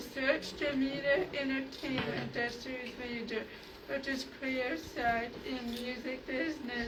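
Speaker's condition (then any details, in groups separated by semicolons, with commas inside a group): Cerebral palsy; physical disability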